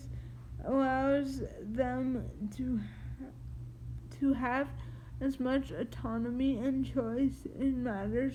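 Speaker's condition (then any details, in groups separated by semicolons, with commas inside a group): Triplegic cerebral palsy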